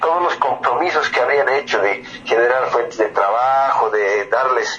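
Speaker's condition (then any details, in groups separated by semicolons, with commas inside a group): No condition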